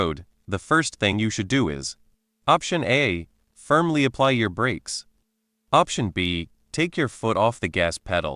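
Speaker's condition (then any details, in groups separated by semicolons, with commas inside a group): No condition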